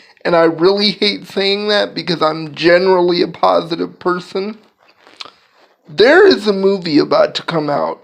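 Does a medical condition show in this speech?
Yes: cerebral palsy; physical disability.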